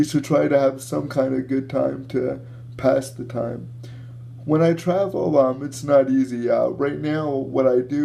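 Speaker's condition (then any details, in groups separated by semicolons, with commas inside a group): Cerebral palsy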